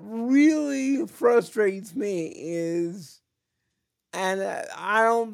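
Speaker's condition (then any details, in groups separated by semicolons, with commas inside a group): Cerebral palsy; types with one finger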